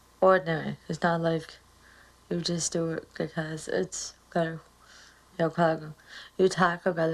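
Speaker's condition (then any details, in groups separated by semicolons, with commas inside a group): Cerebral palsy; mild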